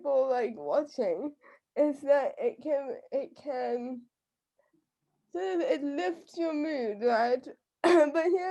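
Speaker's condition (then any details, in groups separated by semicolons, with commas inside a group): Cerebral palsy; uses wheelchair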